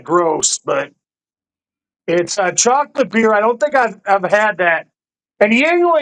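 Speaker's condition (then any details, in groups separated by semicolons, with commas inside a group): No condition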